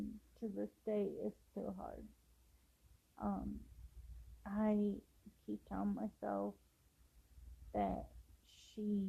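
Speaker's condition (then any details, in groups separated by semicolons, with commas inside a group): Cerebral palsy; affects walking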